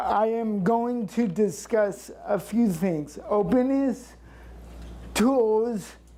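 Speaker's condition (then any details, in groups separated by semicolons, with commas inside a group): Cerebral palsy; since birth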